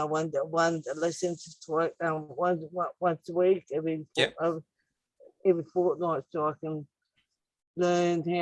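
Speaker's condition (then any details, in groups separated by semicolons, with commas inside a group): Acquired brain injury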